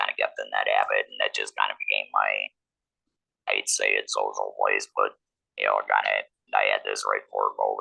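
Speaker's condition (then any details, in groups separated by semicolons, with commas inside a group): Laryngectomy, electrolarynx; laryngectomy with radiation, age 47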